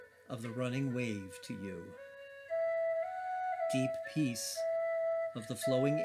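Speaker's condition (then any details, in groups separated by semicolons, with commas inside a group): No condition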